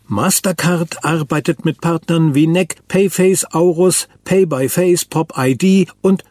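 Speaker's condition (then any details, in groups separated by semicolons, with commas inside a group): No condition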